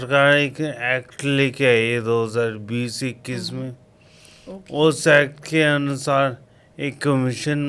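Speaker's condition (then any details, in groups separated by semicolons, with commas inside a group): Coma after road accident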